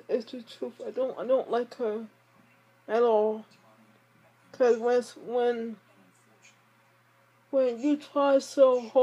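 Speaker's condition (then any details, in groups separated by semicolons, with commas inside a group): Speech impairment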